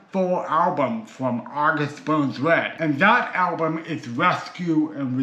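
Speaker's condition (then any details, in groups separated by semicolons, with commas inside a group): Cerebral palsy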